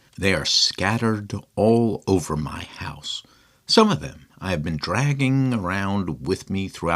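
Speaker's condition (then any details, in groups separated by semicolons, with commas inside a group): No condition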